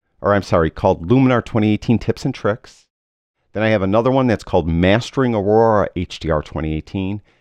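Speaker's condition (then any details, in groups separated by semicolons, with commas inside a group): No condition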